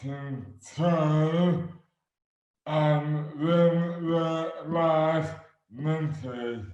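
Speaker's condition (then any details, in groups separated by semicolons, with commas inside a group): Dystonia; affects hands and speech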